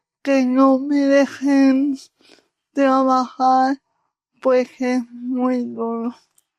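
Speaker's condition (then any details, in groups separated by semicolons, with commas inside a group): Cerebral palsy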